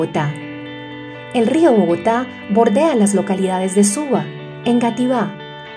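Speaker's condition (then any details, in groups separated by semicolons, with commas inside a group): No condition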